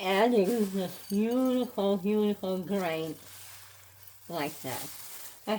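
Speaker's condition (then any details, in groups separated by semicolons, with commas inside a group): Head and neck cancer; tracheostomy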